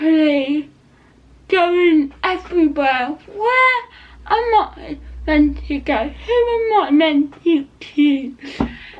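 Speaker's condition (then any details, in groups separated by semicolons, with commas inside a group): Cerebral palsy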